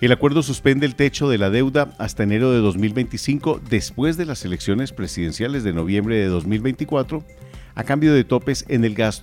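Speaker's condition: No condition

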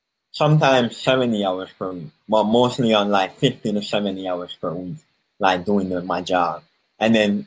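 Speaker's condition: Cleft palate; congenital cleft palate

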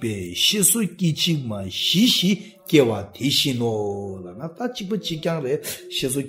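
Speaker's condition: No condition

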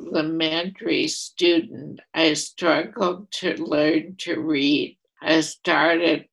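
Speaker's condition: ALS, primary lateral sclerosis; voice affected

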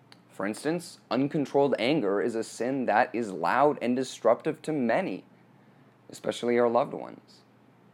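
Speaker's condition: No condition

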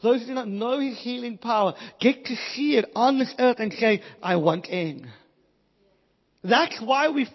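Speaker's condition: Cleft palate; congenital cleft palate, hole in palate, Pierre-Robin syndrome, affects all ENT, still struggles quite severely; speech most affected, hated own voice until about age 28, could not hear self preach

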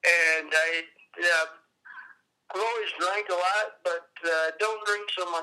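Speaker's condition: Cerebral palsy; appearance likened to Parkinson's

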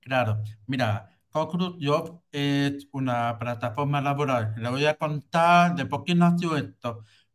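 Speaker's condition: Hearing loss with cochlear implant; about 34, uses cochlear implant, new operating system connects implant to computer, no headphones

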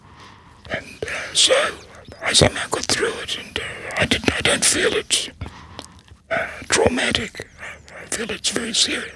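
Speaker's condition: Laryngectomy, voice prosthesis

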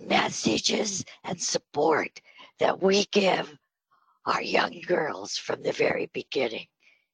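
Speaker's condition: Spasmodic dysphonia; breathy voice from Botox treatment, sounds like Marilyn Monroe

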